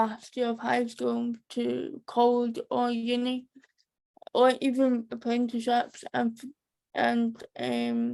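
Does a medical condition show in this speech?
Yes: cerebral palsy.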